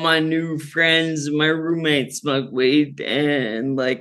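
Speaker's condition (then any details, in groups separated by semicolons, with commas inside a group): Friedreich's ataxia; progressive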